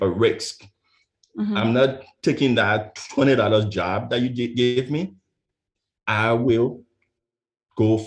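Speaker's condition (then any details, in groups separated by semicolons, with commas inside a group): Stuttering; stutter first noticed by mother at age 8, lifelong, once tried to skip graduation speech; professional speaker, Toastmasters district 6 finalist, overcame insecurities around stutter; West African accent, originally from Liberia; prolonged sounds, blocks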